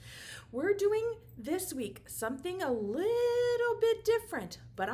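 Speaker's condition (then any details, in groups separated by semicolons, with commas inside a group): No condition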